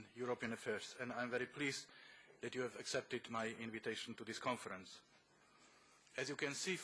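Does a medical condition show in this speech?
No.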